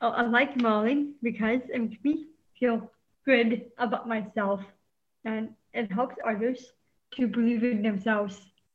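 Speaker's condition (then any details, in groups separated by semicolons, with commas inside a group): Down syndrome; congenital, stutter; age 24; brought out by anxiety, learned to control stutter for public speaking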